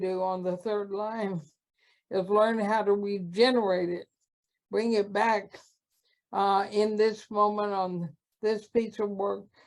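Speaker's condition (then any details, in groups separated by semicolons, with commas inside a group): ALS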